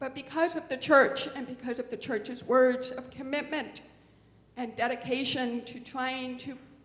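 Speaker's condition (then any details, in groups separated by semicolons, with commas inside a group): Deafness; born deaf, profound hearing loss, some cochlear hair cells left but insufficient, cochlear implant chosen by doctor father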